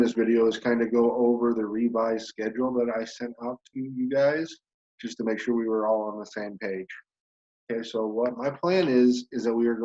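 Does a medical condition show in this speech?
No.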